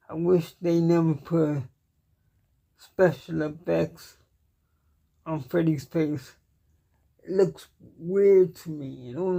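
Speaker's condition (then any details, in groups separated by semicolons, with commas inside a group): Cerebral palsy; cannot walk, uses wheelchair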